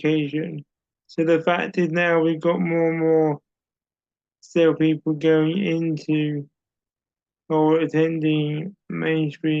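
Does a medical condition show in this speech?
Yes: cerebral palsy; audible speech impairment.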